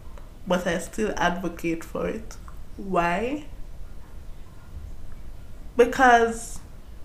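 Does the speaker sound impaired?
Yes: cerebral palsy.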